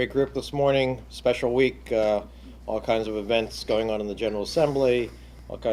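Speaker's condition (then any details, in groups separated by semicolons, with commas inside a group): No condition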